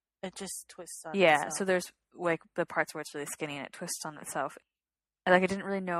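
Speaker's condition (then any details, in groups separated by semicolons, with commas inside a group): No condition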